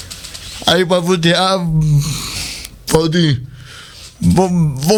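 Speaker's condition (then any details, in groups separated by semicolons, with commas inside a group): Cerebral palsy; speech not normal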